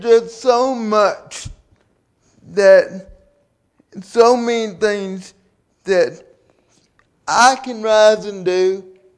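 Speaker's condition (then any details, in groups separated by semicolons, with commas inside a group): Cerebral palsy; carried by parents and friends since birth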